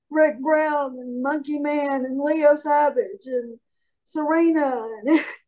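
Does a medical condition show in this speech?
Yes: cerebral palsy; from birth.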